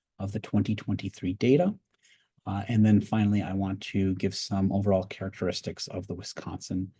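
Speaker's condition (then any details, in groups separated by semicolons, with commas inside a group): No condition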